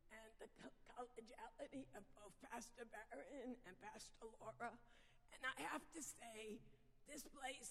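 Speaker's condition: Vocal dysphonia; still able to speak

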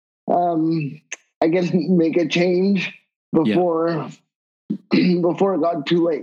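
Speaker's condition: Cerebral palsy; wheelchair user

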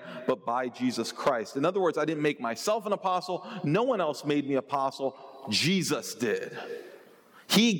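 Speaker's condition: No condition

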